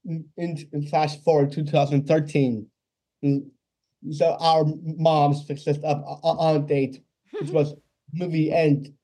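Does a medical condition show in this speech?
Yes: Down syndrome; congenital, lifelong; age 26.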